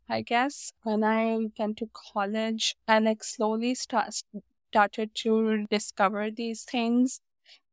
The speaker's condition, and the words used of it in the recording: Stuttering. I think I told you that I have a stutter, so yeah.